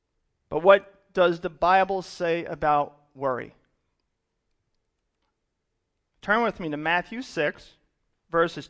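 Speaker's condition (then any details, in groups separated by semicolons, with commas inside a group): No condition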